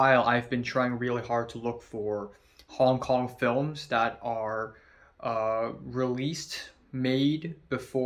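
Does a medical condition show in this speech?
No.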